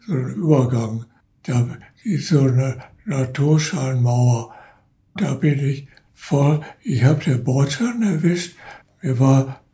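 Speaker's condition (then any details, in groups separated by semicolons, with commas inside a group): Parkinson's disease; progressive Parkinson's disease, arm tremor, finger cramping, arm dislocated in car accident with ongoing pain; could not speak properly during earlier sudden spinning vertigo episode, caller noticed voice, ambulance called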